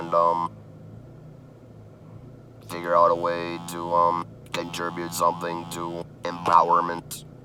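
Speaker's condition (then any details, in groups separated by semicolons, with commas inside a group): Laryngectomy after laryngeal cancer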